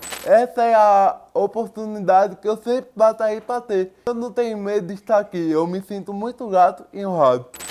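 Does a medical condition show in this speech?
Yes: cerebral palsy.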